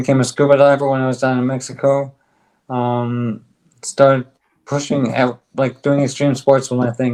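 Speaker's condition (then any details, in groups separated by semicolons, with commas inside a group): ALS; on drug, stronger bite, speaks better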